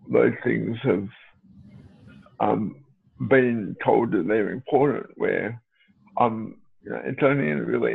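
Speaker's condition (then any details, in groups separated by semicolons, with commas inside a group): Cerebral palsy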